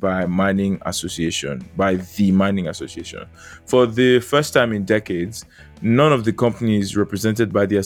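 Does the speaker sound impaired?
No.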